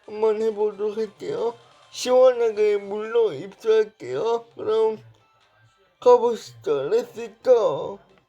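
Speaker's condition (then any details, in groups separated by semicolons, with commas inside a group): Brain lesion disability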